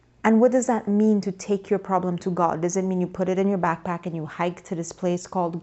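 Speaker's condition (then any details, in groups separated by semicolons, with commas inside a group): No condition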